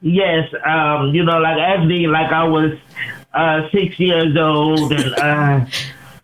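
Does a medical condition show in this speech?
Yes: cerebral palsy; since birth, uses wheelchair, performs from wheelchair.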